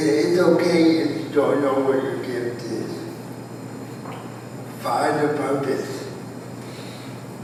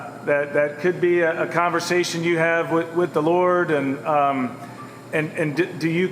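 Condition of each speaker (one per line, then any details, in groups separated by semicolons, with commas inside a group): Cerebral palsy; spastic quadriplegic, all four limbs, wheelchair, past surgeries; voice not always strong
No condition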